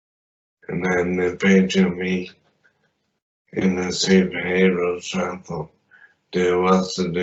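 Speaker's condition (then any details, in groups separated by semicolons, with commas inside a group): Traumatic brain injury; limb injuries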